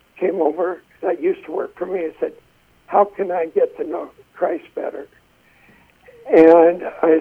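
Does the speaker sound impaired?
Yes: essential tremor.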